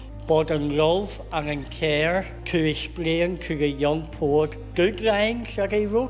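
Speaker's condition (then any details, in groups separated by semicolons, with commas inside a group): Cleft palate and cleft lip; consultants predicted never able to speak in front of people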